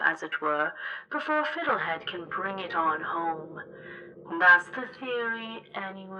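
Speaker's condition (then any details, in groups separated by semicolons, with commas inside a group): No condition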